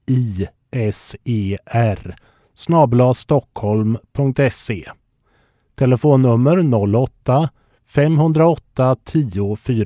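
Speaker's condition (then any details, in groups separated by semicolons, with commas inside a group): No condition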